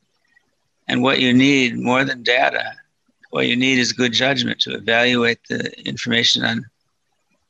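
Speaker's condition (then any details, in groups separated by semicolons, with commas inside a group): Parkinson's disease, mild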